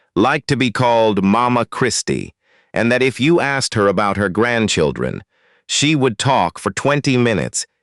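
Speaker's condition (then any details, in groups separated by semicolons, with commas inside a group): No condition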